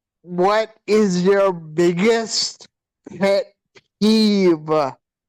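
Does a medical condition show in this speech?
Yes: hydrocephalus with shunt failure.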